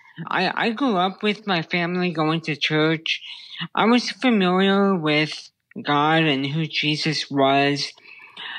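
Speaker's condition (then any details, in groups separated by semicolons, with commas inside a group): Brain stem tumor; childhood onset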